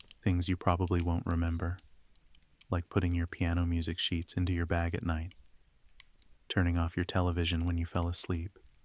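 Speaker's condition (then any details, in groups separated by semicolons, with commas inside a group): No condition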